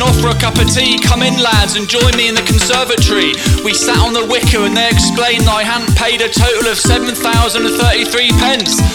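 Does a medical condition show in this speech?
No.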